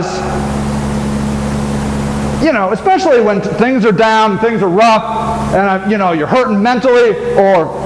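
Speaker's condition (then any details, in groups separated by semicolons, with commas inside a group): No condition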